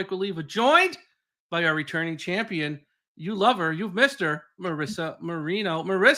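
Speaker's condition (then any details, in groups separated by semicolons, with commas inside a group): No condition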